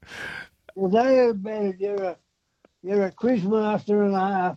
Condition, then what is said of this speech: Parkinson's disease. It might be my little problem that I have with the Parkinson's.